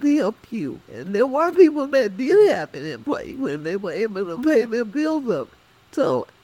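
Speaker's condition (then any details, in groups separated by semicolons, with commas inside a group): Cerebral palsy; speech affected, employers reluctant to hire because of speech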